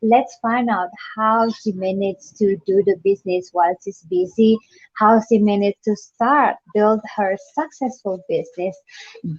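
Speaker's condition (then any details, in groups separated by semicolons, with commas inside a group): No condition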